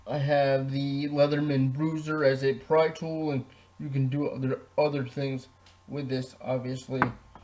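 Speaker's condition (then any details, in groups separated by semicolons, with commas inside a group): Cerebral palsy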